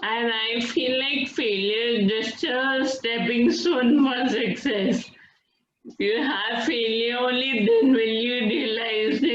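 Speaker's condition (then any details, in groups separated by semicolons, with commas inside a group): Friedreich's ataxia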